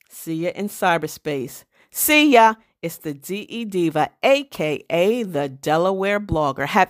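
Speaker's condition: No condition

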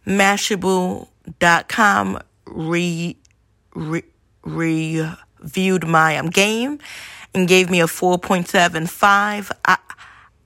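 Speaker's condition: Stuttering; traumatic brain injury causing word-finding difficulty; stumbles on some words, amount varies, word comes eventually, forgets words when distracted or overly tired; repeated sounds, prolonged sounds, blocks

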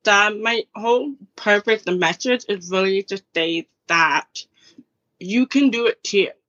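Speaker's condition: Deafness, acquired at age 4 due to infection

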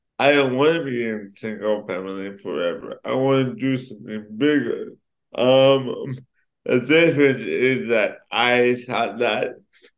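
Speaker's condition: Cerebral palsy; affects speech

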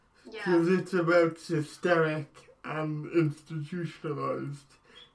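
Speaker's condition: Cerebral palsy; brain damage at or around birth

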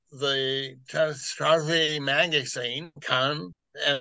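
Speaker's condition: Aphasia after stroke; aphasia caused by stroke; trouble with certain topics, numbers, pronouncing some words, knows what to say but slow

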